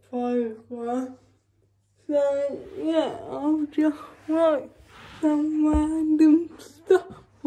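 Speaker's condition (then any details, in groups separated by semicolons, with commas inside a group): Cerebral palsy; uses feeding aid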